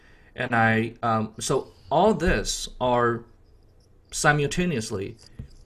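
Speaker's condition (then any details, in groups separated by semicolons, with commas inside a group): No condition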